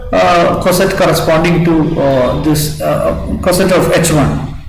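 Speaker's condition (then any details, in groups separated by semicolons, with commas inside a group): No condition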